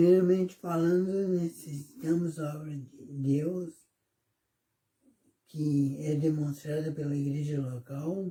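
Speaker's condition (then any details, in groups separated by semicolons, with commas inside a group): Cerebellar ataxia; degenerative hereditary form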